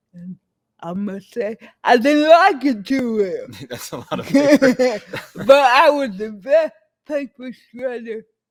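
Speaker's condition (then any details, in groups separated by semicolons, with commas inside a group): Cerebral palsy; speech impairment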